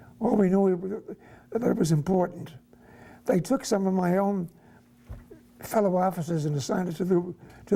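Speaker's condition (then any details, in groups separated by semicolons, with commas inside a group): No condition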